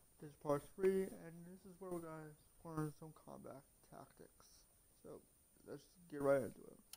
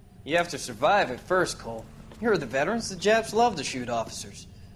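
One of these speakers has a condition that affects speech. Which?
The first: spastic quadriplegic cerebral palsy; spastic quadriplegic, all four limbs, premature birth, contractures; some difficulty speaking, no swallowing or drooling problems, no speech therapy.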